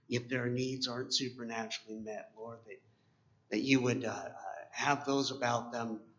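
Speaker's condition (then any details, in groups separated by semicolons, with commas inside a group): Cleft palate; congenital cleft palate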